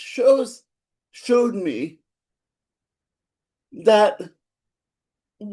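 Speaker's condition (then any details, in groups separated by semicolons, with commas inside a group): Cerebral palsy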